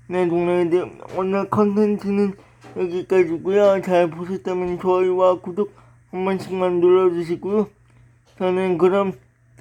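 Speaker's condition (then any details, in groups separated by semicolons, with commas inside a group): Brain lesion disability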